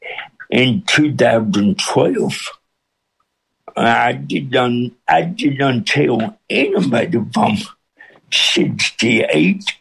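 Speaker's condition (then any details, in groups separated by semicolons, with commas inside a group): Cerebral palsy with speech impediment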